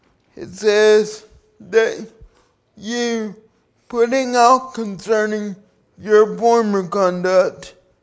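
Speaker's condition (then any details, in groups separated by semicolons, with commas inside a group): Cerebral palsy; 37 years since onset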